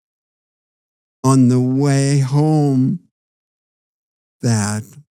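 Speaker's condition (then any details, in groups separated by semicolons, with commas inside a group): Parkinson's disease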